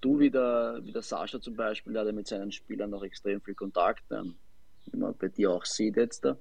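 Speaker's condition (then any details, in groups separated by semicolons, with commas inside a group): No condition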